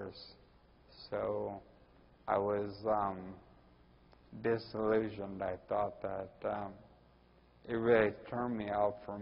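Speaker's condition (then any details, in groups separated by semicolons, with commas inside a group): Ataxia; speech typical of the condition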